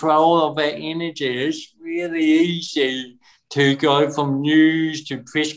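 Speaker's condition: Cerebral palsy; breathing helps relaxation

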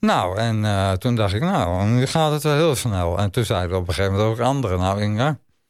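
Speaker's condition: ALS; ALS diagnosed 2021 in Zwolle hospital, began with muscle twitching during corona, 20 kg muscle lost in 1.5 years; talks less after recent days of exertion, speaking costs energy, still easy to understand

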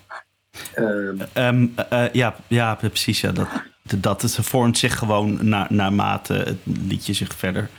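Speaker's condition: Stuttering; comes and goes in phases; word repetitions and block while reading listener question aloud; word and part-word repetitions, frequent eh fillers; repeated sounds, repeated words

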